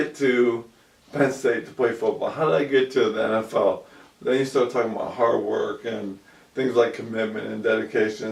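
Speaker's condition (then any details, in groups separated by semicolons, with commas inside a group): ALS; about 2 years since onset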